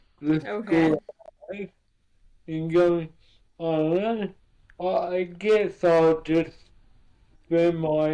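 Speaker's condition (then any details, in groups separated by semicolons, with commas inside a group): Cerebral palsy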